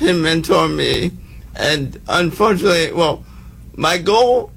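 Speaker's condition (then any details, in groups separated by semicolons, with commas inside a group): Cerebral palsy; improved speaking through Toastmasters and a hired coach, does radio play-by-play, public speaking, TEDx talk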